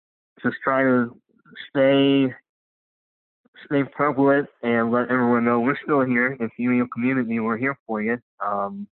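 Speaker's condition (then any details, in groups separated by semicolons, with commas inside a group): Cleft lip and palate; congenital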